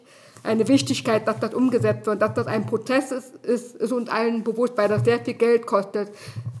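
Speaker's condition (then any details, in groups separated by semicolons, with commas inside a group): Deafness; can speak aloud, salesman doubted deafness because of speaking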